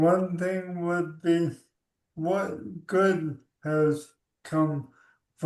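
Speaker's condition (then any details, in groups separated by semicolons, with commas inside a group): ALS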